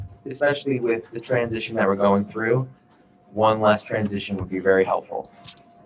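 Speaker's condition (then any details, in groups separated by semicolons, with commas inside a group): No condition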